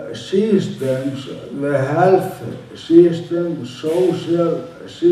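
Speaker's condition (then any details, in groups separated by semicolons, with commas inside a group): Motor neuron disease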